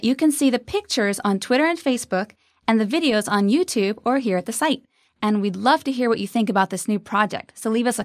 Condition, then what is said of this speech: None; typical speech.